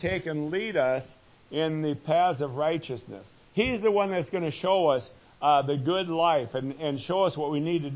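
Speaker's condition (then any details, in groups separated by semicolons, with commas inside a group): No condition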